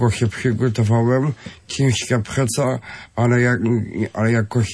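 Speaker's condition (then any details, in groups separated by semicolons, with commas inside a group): Down syndrome; adult, 27 years old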